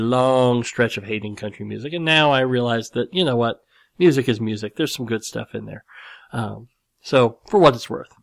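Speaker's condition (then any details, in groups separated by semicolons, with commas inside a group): Cleft lip and palate; skull bone chips grafted to reconstruct nose around age 12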